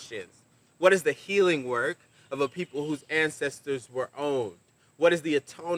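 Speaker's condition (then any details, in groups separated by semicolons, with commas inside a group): No condition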